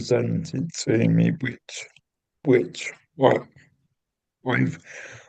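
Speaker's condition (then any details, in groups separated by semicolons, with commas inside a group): Cerebral palsy; intrathecal baclofen pump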